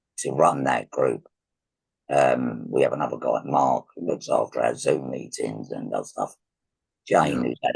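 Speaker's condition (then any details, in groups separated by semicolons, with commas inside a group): Laryngectomy for laryngeal cancer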